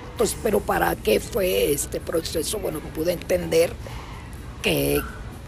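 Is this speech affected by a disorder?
Yes: laryngectomy after throat cancer, esophageal speech; throat or thyroid cancer invading throat at age 26, surgically removed with thyroid, about 16 years since; speaks with voz serismofónica, voice jokingly called sexy; had to relearn to speak with voz serismofónica after surgery.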